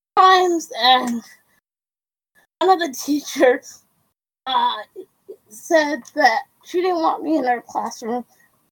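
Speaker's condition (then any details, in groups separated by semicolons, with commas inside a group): Cerebral palsy; quadriplegic, wheelchair user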